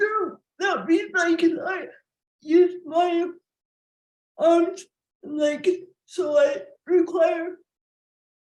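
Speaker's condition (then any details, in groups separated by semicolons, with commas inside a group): Cerebral palsy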